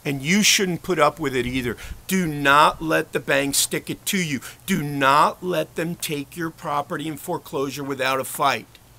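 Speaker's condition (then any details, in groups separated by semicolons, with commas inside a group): No condition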